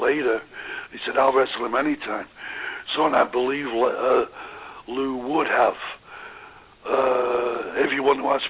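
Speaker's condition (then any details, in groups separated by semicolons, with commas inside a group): Voice box damage after neck operation; voice affected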